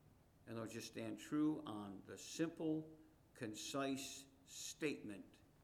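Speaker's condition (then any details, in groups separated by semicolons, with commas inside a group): No condition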